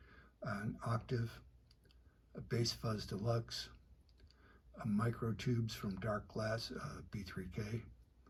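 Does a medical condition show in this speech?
No.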